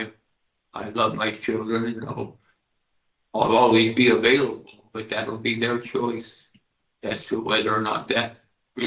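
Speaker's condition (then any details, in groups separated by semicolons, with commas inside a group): Parkinson's disease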